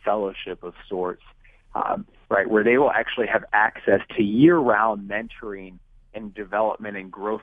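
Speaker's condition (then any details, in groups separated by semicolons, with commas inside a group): No condition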